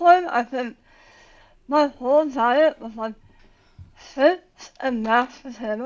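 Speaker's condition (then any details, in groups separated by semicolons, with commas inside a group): Tongue cancer surgery; most of tongue removed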